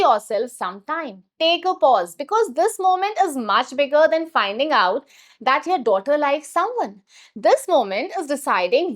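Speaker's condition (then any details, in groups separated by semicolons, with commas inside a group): No condition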